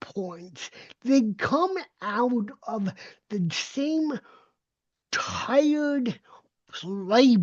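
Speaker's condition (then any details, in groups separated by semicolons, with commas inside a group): Cerebral palsy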